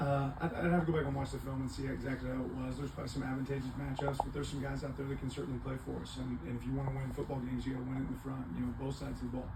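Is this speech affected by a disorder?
No.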